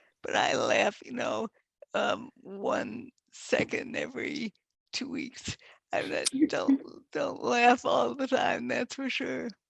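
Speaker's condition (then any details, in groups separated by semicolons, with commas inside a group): Multiple sclerosis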